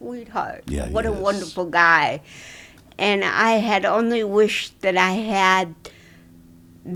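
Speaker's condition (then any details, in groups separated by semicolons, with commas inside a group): Cerebral palsy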